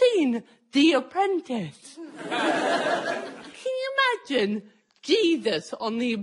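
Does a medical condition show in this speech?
Yes: cerebral palsy.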